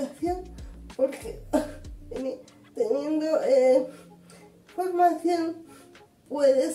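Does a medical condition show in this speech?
Yes: cerebral palsy.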